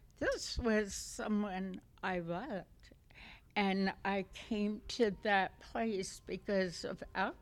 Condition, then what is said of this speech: Tremor. I have a voice issue, so if you can't understand me, please raise your hand.